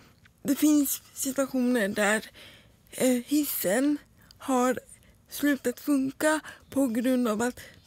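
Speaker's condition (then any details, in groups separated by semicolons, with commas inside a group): Cerebral palsy; wheelchair user, partial walker use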